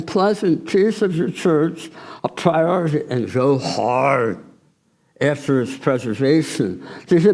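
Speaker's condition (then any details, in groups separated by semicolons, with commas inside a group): Tongue cancer surgery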